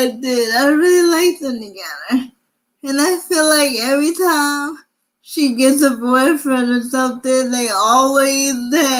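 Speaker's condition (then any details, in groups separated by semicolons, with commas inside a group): Cerebral palsy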